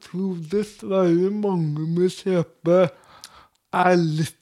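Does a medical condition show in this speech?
Yes: cerebral palsy; speech difficulties.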